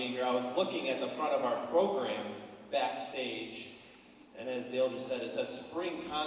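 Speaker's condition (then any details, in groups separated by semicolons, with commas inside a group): No condition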